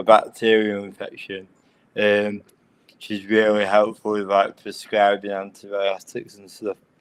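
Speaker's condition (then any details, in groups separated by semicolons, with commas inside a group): Cerebral palsy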